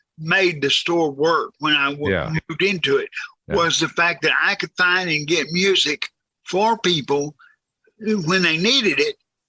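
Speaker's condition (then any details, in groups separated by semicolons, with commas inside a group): Cerebral palsy, severe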